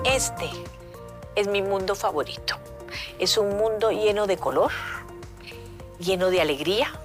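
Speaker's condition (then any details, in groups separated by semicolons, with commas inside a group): No condition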